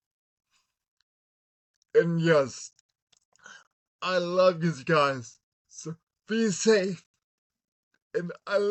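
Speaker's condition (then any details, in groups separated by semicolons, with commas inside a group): Cerebral palsy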